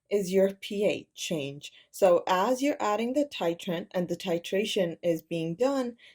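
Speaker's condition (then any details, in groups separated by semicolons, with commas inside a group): No condition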